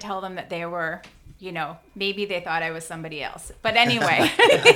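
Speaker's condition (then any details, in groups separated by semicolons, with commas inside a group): No condition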